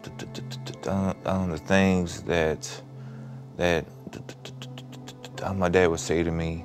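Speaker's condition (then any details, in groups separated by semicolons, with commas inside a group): Stutter; stutter since school age, onset after seeing father beating mother, fright; repeated words, blocks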